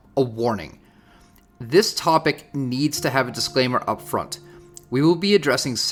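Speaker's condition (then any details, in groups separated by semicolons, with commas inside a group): No condition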